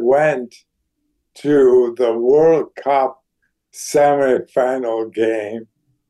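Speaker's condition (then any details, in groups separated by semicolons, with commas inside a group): ALS; declining health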